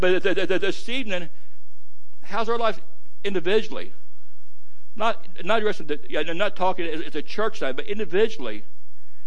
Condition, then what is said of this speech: Stuttering. If I do stutter, well, it's about a 35 or 45-minute message.